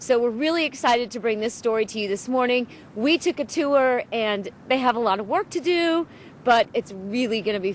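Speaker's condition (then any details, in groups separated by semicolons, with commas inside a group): No condition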